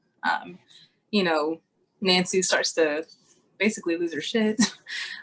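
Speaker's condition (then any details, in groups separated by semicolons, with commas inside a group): No condition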